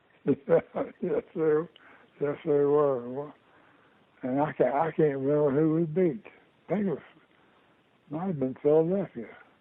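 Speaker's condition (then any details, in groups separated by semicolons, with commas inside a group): Parkinson's disease; diagnosed about two years ago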